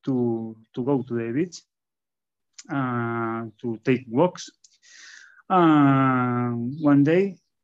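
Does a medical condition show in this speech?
Yes: stuttering; stutter in public speaking, attributed to lifelong shyness and introversion; stutters a lot when talking in public; here repeated sounds, prolonged sounds.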